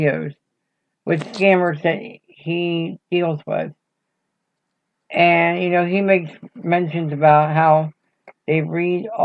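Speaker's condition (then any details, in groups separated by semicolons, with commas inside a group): Cerebral palsy; voice sound affected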